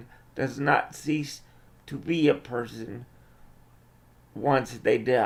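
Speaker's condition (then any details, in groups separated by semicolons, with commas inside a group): Cerebral palsy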